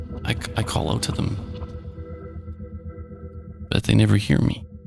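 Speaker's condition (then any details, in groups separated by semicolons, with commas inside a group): No condition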